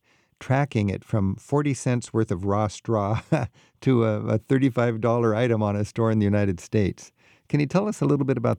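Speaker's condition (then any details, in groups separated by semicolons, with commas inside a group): No condition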